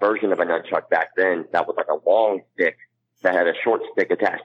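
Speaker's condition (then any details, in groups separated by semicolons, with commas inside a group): Cleft palate; congenital cleft palate, mouth, ear, nose and throat structure differ from most people, cannot blow up balloon; ear pressure not relieved, cannot clear ear, ear hurts in wrestling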